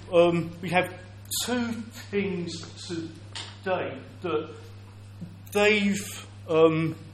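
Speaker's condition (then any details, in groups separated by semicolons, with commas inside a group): Stammer; prolonged sounds, blocks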